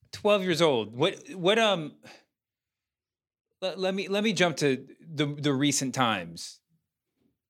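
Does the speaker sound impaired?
No.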